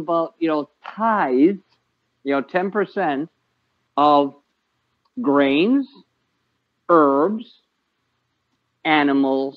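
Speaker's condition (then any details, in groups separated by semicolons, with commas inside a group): No condition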